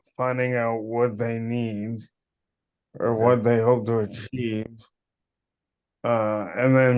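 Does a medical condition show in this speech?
Yes: cerebral palsy; power wheelchair since childhood.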